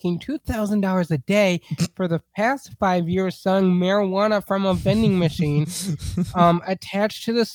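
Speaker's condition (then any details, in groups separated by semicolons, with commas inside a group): No condition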